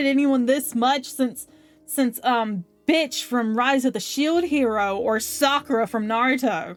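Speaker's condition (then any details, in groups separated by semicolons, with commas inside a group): No condition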